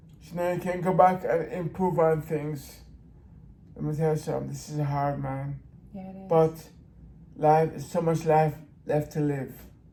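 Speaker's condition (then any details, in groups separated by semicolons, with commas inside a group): Brain injury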